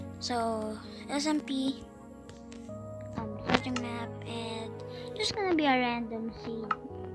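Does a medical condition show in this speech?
No.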